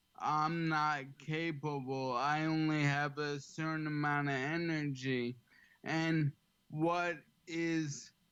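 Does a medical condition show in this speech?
Yes: ALS; slightly slurred, has to slow down.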